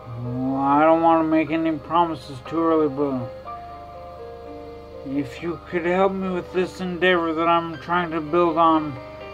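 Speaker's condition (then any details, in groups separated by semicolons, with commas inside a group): Traumatic brain injury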